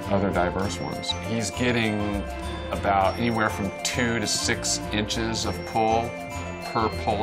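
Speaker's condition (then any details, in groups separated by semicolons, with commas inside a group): No condition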